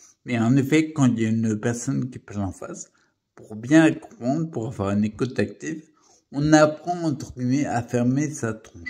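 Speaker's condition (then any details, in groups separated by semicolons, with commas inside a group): Primary progressive multiple sclerosis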